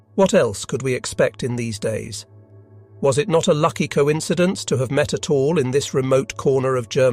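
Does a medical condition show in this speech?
No.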